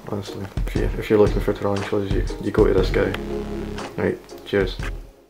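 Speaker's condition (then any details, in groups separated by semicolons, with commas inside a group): No condition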